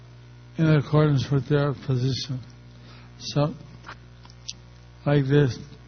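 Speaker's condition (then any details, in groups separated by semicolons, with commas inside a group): Stroke; understood only a little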